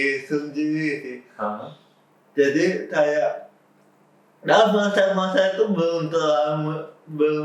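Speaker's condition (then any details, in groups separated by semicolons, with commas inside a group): Cerebral palsy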